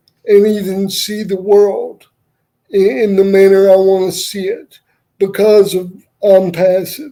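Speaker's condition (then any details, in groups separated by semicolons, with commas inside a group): Cerebral palsy; uses wheelchair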